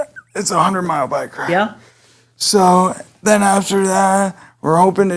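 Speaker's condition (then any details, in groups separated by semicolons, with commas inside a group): Cerebral palsy; present from birth; able to speak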